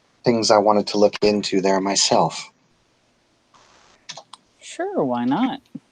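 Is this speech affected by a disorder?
No.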